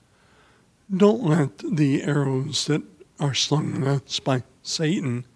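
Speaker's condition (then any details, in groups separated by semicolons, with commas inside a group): ALS; voice affected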